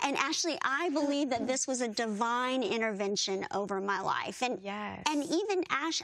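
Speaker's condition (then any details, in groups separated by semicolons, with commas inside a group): Bilateral cleft lip and palate; severe bilateral, congenital, born in Guatemala mountains, unable to nurse as newborn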